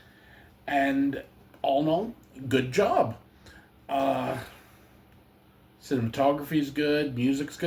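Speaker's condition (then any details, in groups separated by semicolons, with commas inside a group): No condition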